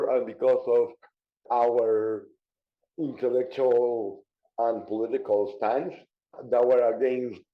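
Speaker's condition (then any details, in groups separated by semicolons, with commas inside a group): Cerebral palsy; diagnosed in childhood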